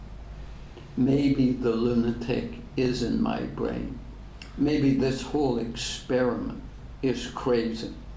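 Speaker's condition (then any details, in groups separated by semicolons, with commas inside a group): ALS; degenerative; diagnosed ten years ago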